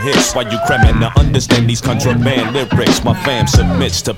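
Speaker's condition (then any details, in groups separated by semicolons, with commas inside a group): No condition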